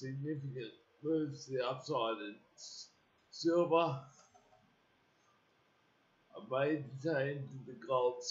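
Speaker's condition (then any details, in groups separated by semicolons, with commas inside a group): Cerebral palsy; uses wheelchair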